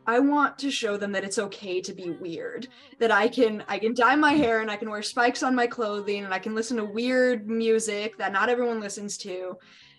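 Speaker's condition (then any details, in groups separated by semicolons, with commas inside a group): No condition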